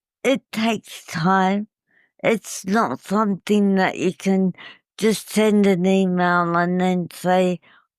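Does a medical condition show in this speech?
Yes: cerebral palsy; uses wheelchair.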